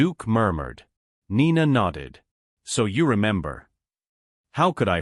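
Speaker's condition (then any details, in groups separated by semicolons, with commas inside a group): No condition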